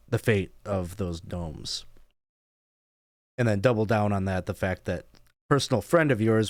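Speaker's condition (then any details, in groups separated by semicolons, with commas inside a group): No condition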